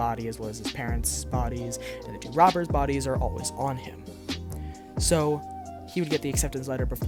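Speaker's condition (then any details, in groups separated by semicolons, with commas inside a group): No condition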